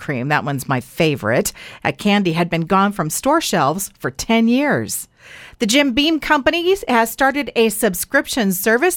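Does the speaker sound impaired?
No.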